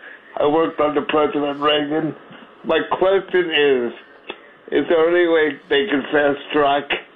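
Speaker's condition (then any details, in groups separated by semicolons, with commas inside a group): Cerebral palsy; cerebral palsy since birth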